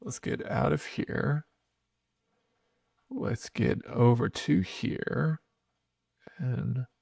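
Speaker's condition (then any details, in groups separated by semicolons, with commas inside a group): No condition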